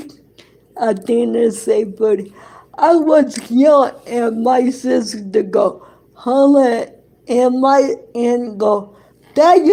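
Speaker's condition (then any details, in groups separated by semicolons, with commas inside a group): Cerebral palsy; present from birth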